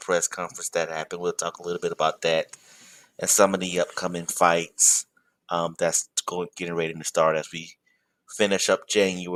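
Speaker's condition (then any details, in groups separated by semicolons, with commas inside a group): No condition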